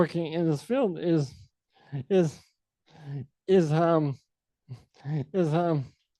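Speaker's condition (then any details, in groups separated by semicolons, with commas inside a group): Sporadic ALS; diagnosed at age 32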